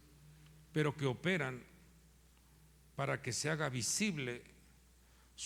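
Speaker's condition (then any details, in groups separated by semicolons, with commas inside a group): No condition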